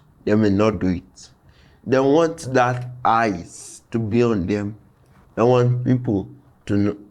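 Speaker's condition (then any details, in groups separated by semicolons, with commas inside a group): Cerebral palsy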